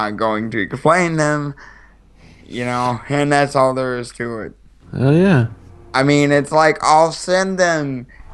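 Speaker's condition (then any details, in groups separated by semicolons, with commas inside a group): Cerebral palsy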